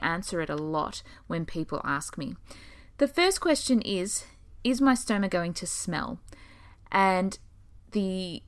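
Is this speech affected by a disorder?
No.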